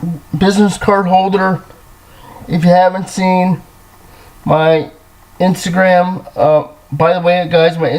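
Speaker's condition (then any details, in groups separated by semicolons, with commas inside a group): Cerebral palsy, spastic diplegia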